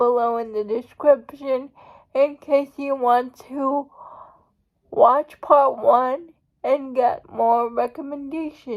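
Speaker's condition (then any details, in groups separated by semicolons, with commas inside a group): Cerebral palsy; uses wheelchair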